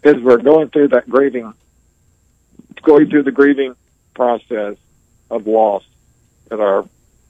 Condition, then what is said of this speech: ALS (motor neuron disease). Doing that full throttle, even though he sits in a wheelchair, barely able to speak.